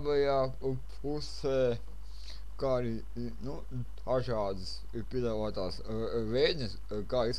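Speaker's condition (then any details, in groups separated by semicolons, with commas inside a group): Cerebral palsy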